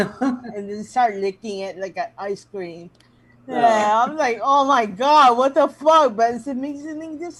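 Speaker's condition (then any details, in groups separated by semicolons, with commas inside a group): Mild cerebral palsy; mild, born prematurely, helmet and braces in childhood; mild, in therapy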